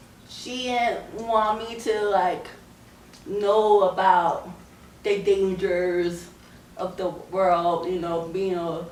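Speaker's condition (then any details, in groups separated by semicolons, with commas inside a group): Cerebral palsy; scoliosis, spine and leg surgery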